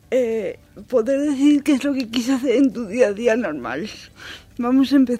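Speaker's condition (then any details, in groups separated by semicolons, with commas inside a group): Cerebral palsy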